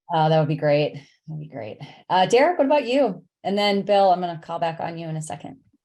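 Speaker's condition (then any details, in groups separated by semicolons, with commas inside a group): No condition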